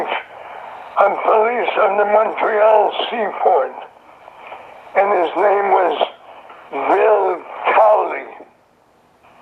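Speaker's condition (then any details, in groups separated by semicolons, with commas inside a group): Throat cancer; survivor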